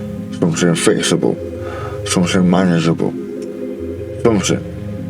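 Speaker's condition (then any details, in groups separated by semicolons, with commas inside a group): Stage 4 tongue cancer; voice changed since operation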